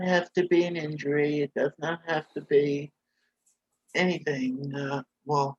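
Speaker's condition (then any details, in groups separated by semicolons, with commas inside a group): Cerebral palsy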